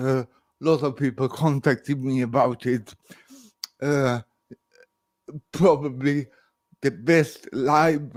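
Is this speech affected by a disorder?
Yes: cerebral palsy, severe.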